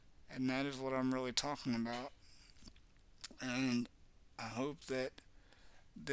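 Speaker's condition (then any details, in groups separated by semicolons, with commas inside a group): Cerebral palsy; has had speech therapy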